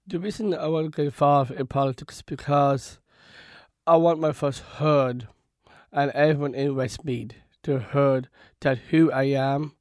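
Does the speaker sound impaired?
Yes: Down syndrome; present from birth, 28 years old, learned to walk, talk, read and write.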